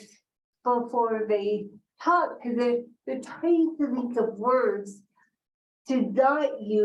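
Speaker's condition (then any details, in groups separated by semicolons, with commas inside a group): Cerebral palsy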